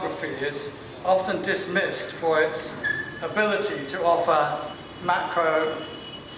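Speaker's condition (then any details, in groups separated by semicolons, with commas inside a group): No condition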